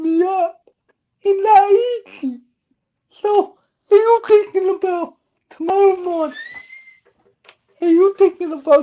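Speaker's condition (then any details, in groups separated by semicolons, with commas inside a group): Cerebral palsy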